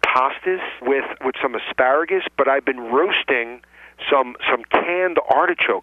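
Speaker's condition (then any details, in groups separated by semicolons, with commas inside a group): No condition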